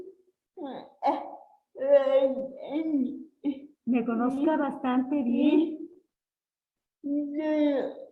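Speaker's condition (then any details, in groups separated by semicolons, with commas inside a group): Cerebral palsy; since birth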